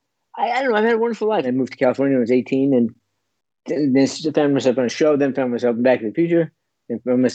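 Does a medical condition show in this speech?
Yes: Parkinson's disease; long-standing, spinal tumor threatening paralysis removed by Dr. Fedor at Johns Hopkins, Baltimore, broken arm.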